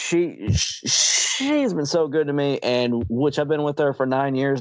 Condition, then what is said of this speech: Stuttering. You notice that, like, we're speaking and like we're talking, and like the more comfortable that I get, like, with somebody, like, the better my speech gets.